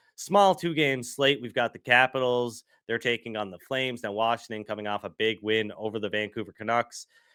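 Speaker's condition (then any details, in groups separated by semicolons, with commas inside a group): No condition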